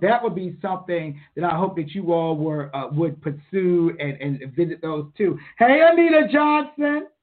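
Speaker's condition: No condition

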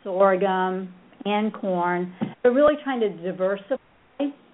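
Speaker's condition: No condition

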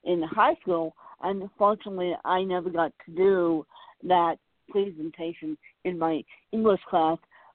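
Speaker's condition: Cerebral palsy; back brace

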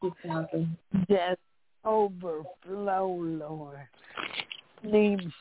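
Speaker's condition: Stroke affecting voice; only voice affected; not fully restored, change in voice heard by others

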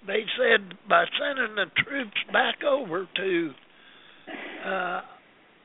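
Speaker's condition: Parkinson's disease; long-standing, tremor, trouble with fine hand work as watchmaker, hard to eat; shivering, shaking at time of recording

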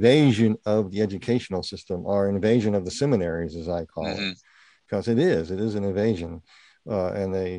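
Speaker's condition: Partial cleft palate; congenital, present from birth, held back a school year because of it

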